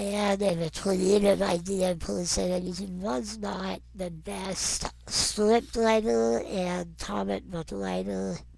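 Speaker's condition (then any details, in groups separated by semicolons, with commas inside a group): Non-progressive muscular dystrophy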